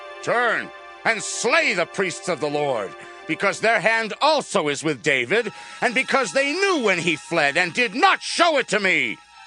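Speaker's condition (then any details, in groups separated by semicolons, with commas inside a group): No condition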